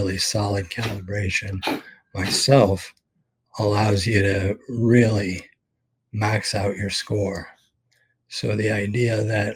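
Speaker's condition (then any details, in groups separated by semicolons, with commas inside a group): ALS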